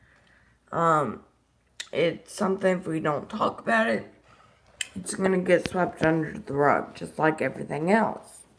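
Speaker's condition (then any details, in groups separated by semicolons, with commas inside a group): Disability causing slurred speech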